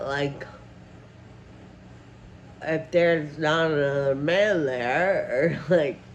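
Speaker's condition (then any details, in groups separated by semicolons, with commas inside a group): Friedreich ataxia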